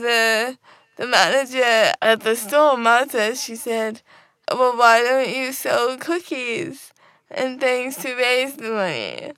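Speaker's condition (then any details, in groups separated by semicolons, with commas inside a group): Cerebral palsy; visible impairment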